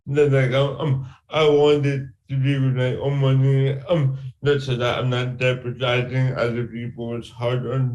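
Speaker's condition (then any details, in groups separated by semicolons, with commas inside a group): Cerebral palsy; from birth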